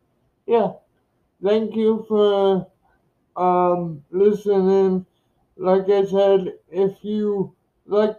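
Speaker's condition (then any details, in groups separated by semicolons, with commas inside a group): Cerebral palsy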